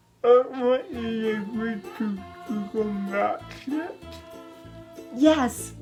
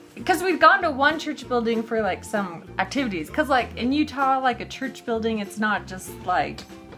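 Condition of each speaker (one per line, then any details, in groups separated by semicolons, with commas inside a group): Cerebral palsy; brain damage at birth, affects movement and handwriting
No condition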